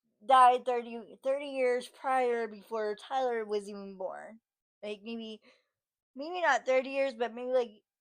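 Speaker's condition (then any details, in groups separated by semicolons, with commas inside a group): Cerebral palsy, spastic; from birth, muscle spasms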